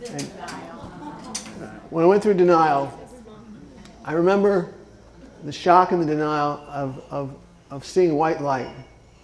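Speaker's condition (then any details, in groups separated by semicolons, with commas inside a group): Parkinson's disease; left foot dystonia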